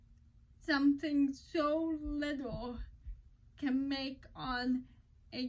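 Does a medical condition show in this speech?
Yes: cerebral palsy; uses crutches.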